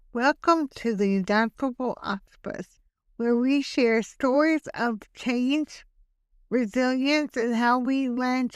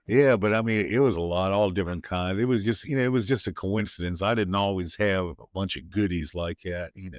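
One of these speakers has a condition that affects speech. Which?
The first: cerebral palsy; hemiplegic, one side affected, birth asphyxia and stroke.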